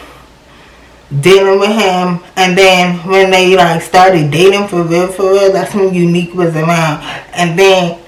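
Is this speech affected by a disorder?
Yes: cerebral palsy.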